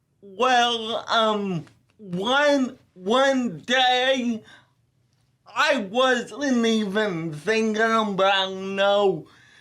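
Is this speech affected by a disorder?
Yes: ataxia telangiectasia.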